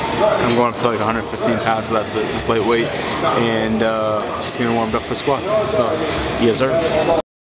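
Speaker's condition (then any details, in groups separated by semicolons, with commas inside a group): No condition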